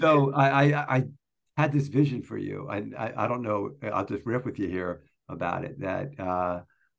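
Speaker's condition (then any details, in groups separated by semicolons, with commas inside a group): Stuttering; stuttering since at least high school; anticipates difficulty talking in many situations, fears being outed as stuttering; repeated sounds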